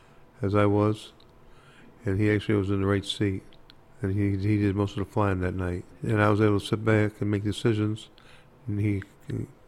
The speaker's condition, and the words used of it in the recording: Parkinson's disease. It affected my speech very significantly.